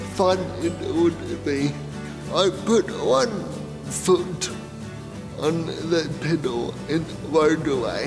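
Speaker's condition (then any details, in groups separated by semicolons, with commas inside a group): Cerebral palsy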